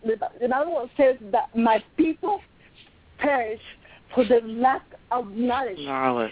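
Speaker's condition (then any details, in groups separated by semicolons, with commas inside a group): Cerebral palsy; from birth, affects movement, about 53 years since onset; talking as loud as able, voice hard to hear, asked to speak louder; quiet voice, limited loudness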